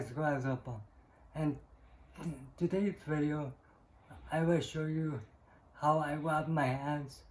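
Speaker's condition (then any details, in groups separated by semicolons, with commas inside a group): Cerebral palsy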